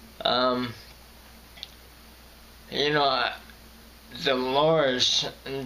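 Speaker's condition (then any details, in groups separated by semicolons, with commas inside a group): Friedreich's ataxia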